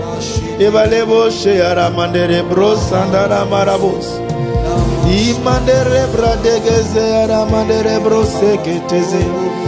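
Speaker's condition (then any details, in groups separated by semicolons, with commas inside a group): No condition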